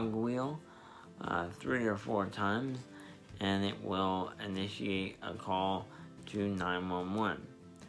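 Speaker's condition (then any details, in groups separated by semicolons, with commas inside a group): Spastic diplegia cerebral palsy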